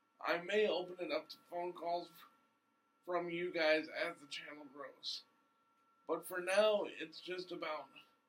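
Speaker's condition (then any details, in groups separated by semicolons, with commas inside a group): Cerebral palsy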